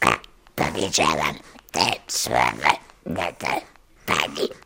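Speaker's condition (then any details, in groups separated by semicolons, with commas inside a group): Laryngectomy after laryngeal cancer; total laryngectomy for laryngeal cancer, diagnosed 20 years after thyroid surgery with major complications; no speech after larynx removal, relearned speaking through exercises, now speaks well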